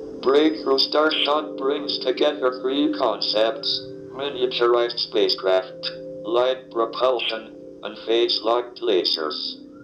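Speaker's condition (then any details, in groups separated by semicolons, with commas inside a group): ALS, speech-generating device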